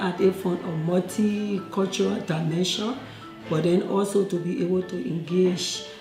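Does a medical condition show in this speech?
No.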